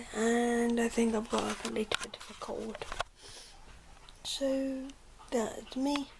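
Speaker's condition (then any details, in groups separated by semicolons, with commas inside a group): Cerebral palsy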